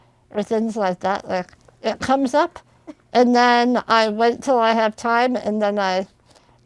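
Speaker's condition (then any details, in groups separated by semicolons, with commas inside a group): Spinal muscular atrophy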